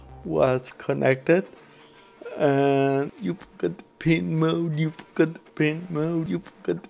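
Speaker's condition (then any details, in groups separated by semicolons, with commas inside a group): Cerebral palsy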